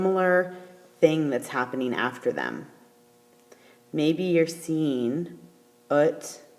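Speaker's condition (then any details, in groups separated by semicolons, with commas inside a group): No condition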